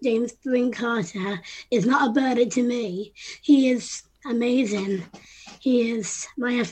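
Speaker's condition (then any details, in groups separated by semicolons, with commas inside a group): Down syndrome; congenital, adult woman aged 25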